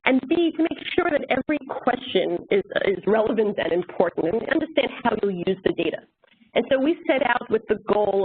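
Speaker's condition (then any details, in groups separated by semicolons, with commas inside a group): No condition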